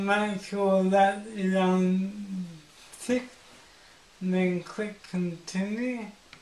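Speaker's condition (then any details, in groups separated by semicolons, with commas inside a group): Cerebral palsy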